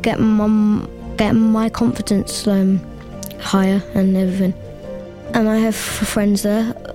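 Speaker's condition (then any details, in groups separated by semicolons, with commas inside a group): Stammer; childhood stammer, aged 11, attending Michael Palin Centre since about age 6 or 7; repeated sounds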